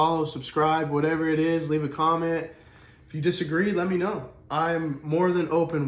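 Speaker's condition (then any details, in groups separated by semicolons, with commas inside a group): No condition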